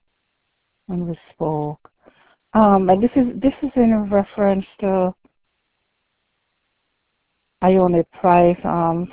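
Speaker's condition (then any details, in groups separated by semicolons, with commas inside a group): No condition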